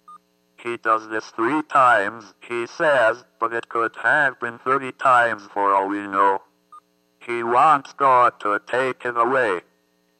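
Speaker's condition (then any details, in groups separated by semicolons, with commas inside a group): Athetoid cerebral palsy; thumb surgery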